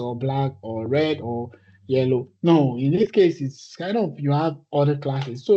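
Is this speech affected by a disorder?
No.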